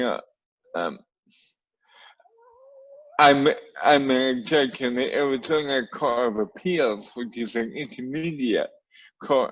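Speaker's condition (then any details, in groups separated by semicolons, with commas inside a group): Cerebral palsy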